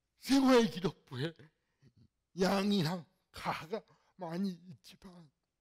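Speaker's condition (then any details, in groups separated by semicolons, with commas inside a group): Cerebral palsy; diagnosed around age one, fairly severe in childhood; speech disability, speaks very slowly, hard to follow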